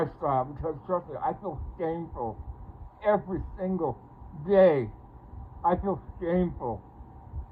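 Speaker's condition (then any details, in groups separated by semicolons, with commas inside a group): Parkinson's; speech impediment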